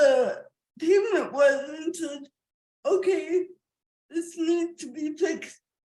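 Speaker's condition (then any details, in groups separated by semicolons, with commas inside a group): Cerebral palsy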